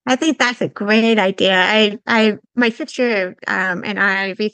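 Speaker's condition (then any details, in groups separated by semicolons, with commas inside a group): Severe to profound hearing loss; earlier body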